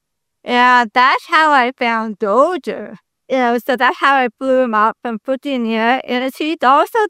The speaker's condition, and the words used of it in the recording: Deafness. Yeah, I had a helper, but I think you speak very well.